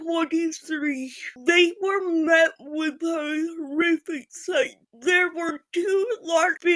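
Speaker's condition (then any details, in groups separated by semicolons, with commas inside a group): Physical speech impairment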